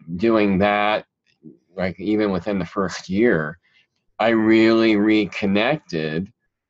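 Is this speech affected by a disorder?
Yes: cleft palate; speech impediment still present, talked funny as a child.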